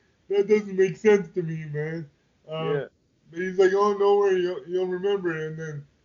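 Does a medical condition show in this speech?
Yes: quadriplegic cerebral palsy; wheelchair user.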